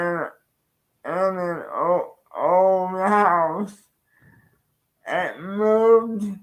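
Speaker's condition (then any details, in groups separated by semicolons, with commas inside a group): Cerebral palsy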